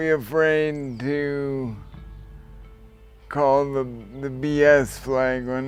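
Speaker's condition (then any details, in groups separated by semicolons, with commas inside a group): Traumatic brain injury; head impact despite helmet; still recovering about 10 years after injury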